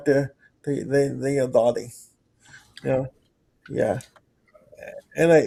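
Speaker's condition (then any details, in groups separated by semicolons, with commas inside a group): Cerebral palsy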